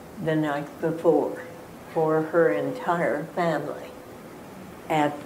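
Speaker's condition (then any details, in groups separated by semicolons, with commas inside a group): Spasmodic dysphonia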